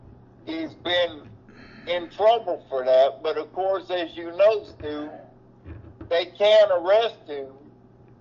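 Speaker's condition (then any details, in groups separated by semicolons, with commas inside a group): Cerebral palsy; previously off feet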